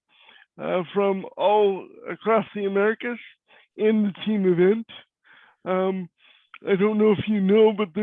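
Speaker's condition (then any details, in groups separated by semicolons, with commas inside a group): Cerebral palsy; cannot walk; voice is different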